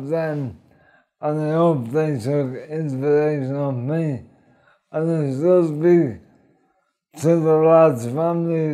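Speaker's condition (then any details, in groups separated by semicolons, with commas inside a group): Motor neurone disease; lung function and breathing checked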